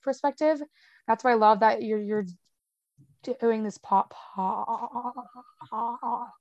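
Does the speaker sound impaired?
Yes: stutter; past speech therapy, used fluency strategies, phone listener once thought the line was cutting out; stutters openly all the time, uses strategies less than before; stutters through words, speech improves with drinking; here repeated sounds, prolonged sounds.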